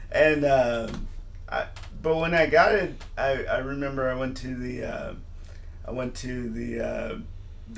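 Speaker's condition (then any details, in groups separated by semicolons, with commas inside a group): Cerebral palsy; lifelong atypical speech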